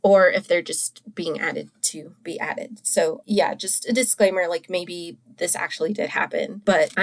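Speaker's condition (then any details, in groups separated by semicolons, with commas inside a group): No condition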